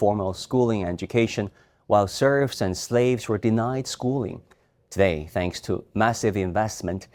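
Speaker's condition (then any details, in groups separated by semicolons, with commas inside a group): No condition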